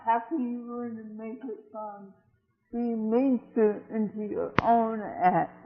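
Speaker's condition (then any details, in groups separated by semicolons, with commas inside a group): Cerebral palsy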